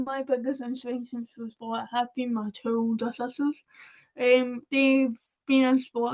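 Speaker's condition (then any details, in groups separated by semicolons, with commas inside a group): Cerebral palsy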